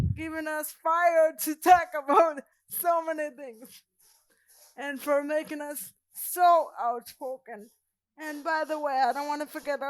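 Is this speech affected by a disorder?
Yes: cerebral palsy; present from birth.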